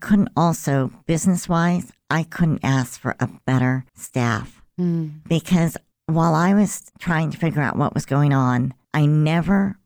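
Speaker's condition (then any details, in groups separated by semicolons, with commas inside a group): Cleft lip and palate; congenital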